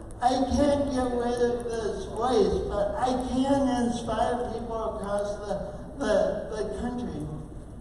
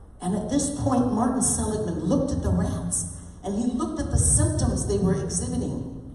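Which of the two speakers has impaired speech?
The first: oxygen-related condition, speech impairment; oxygen-related, coordination differences; speech impairment, voice sounds different.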